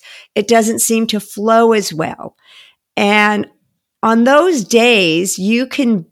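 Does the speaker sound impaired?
No.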